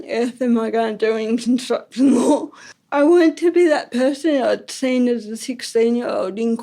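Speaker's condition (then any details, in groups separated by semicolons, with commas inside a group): Ataxic cerebral palsy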